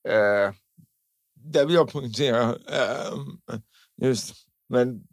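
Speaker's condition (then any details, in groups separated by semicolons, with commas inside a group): Cerebral palsy; constant muscle tension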